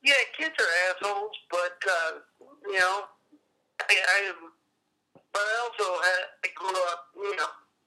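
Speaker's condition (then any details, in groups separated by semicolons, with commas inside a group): Cerebral palsy; appearance likened to Parkinson's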